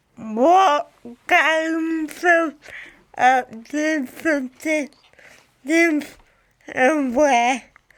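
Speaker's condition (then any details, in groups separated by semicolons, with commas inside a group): Cerebral palsy; from birth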